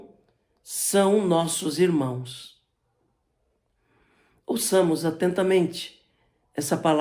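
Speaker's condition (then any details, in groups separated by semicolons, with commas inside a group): No condition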